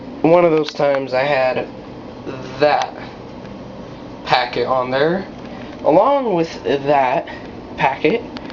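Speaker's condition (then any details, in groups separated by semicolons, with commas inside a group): No condition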